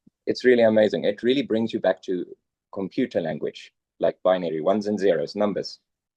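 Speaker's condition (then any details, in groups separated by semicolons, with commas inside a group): No condition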